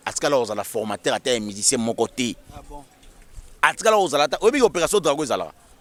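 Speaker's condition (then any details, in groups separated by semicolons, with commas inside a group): No condition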